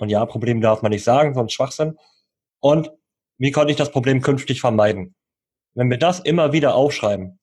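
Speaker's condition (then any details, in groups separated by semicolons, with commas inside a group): Cleft lip and palate, cleft lip, jaw and palate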